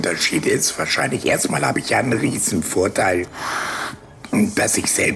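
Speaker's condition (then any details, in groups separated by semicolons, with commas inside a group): Laryngectomy after laryngeal cancer; total laryngectomy for laryngeal cancer, shunt valve voice prosthesis in tracheoesophageal fistula; years since surgery, ate again after 8 days, home and speaking as now by day 11; presses tracheostoma shut, air redirected to pharynx, pharyngeal segment vibrates like vocal folds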